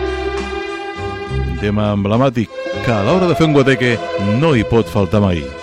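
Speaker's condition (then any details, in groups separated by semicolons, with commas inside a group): No condition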